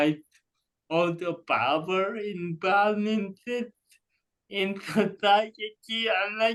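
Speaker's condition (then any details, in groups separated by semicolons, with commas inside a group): Cerebral palsy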